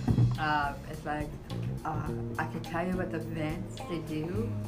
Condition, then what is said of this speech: Down syndrome. Yeah, I think that's what I understood you wanted to say.